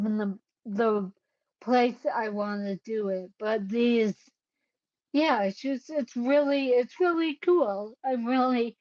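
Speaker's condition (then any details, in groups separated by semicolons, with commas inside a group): Cerebellar ataxia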